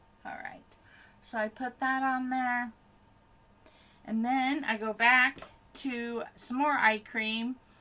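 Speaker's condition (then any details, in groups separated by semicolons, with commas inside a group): No condition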